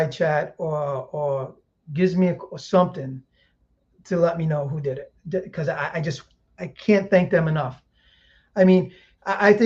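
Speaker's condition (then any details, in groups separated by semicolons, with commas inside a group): No condition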